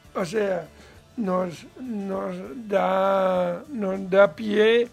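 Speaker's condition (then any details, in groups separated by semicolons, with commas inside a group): Cerebral palsy; mild, lesser degree of disability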